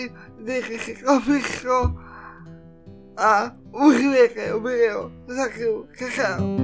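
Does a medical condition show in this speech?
Yes: cerebral palsy.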